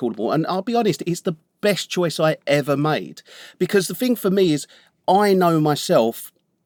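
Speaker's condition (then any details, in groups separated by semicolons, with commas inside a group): No condition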